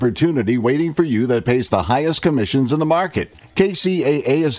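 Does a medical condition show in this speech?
No.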